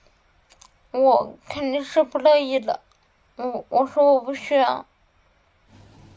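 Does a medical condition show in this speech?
Yes: cerebellar atrophy, hereditary; then weak hands.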